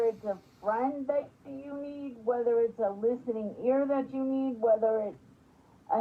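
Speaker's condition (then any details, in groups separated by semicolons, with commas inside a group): Spastic quadriplegic cerebral palsy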